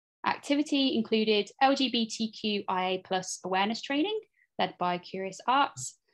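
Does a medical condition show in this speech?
No.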